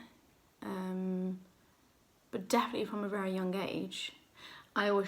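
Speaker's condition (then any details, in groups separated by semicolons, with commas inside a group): No condition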